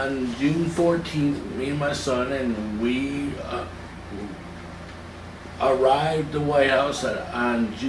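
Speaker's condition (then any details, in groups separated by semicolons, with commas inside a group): Cerebral palsy; from birth, spasticity; daily cannabis relieves spasticity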